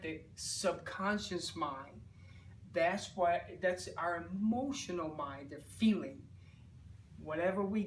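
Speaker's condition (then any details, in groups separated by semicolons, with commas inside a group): No condition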